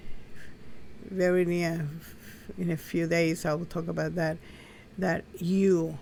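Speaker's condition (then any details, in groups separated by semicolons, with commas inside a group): No condition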